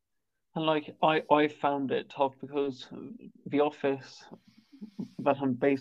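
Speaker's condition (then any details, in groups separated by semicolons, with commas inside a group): Stammer; diagnosed around age 3 to 4, delayed first words, weekly school therapy for first 10 years; stammering more than usual in recording, which is rare; severity varies by word, better after socialising, worse working from home, uses stammer-safe substitute words; repeated words, prolonged sounds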